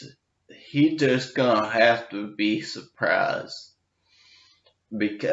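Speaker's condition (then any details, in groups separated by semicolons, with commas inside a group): Brain injury with dysarthria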